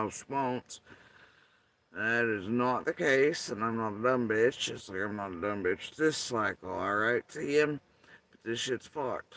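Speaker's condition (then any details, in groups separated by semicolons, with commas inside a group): Facial paralysis after surgery; tongue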